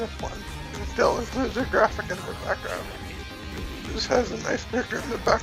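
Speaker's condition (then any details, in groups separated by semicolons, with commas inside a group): Cerebellar ataxia from brain tumour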